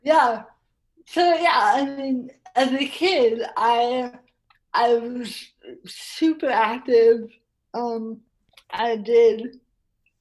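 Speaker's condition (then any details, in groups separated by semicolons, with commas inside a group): Cerebral palsy; spastic tetraplegia from birth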